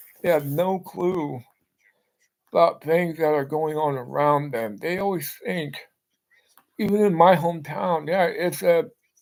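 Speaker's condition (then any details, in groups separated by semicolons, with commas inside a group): Parkinson's; speech impediment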